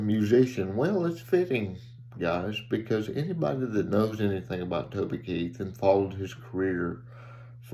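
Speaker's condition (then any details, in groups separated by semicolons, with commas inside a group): Cerebral palsy; reports speaking clearly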